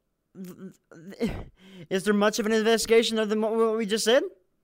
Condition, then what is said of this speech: Stuttering. Like, I was like, I have stuttering problems.